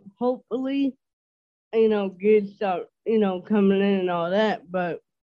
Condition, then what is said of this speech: Dysarthria. But yeah, I have a speech impediment called dysarthria.